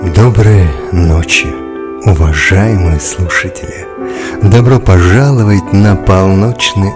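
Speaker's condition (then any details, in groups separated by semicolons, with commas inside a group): No condition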